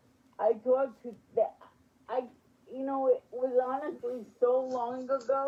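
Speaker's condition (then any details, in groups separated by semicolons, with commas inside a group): Spastic quadriplegic cerebral palsy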